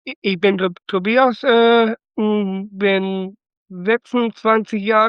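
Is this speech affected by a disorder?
Yes: Down syndrome; trisomy 21, congenital, suspected on ultrasound two days before birth, born by caesarean at St. Vinzenz Krankenhaus Datteln; age 26, some limitations, lives well with it, attended early intervention (Frühförderstelle).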